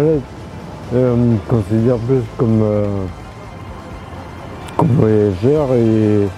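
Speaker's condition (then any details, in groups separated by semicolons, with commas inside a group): Multiple sclerosis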